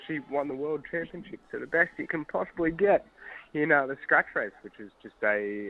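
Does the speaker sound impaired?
No.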